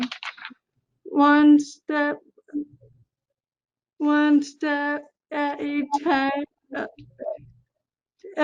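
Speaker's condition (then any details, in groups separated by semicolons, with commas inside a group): Cerebral palsy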